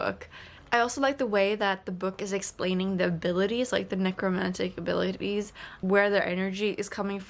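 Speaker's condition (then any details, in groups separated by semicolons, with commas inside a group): No condition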